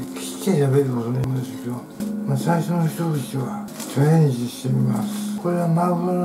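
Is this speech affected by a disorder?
Yes: tongue cancer, partial glossectomy.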